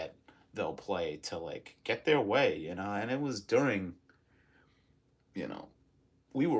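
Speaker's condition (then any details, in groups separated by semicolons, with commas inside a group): No condition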